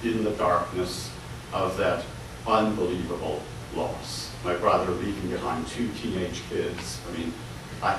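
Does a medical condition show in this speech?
No.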